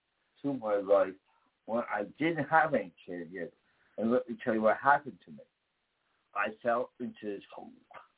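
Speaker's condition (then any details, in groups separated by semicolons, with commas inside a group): Damaged vocal cord; about 40 years since injury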